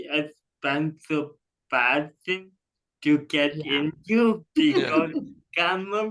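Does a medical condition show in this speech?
Yes: cerebral palsy.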